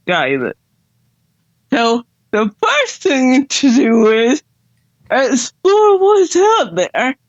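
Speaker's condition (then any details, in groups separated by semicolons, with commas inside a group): Cerebral palsy; hard to understand, speaking tires muscles, high effort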